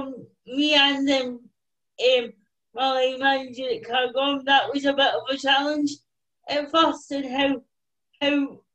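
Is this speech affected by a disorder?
Yes: cerebral palsy.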